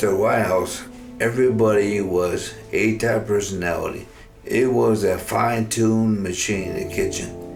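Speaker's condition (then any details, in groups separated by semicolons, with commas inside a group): Amyotrophic lateral sclerosis; progressive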